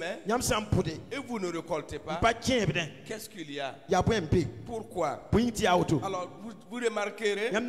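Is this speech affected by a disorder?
No.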